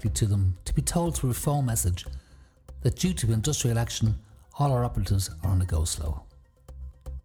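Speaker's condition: No condition

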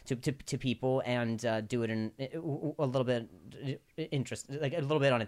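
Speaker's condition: Stutter; possibly audible when naming podcast; repeated sounds

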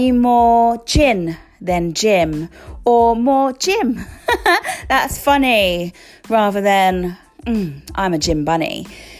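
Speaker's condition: No condition

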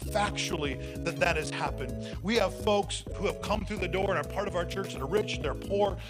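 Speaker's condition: No condition

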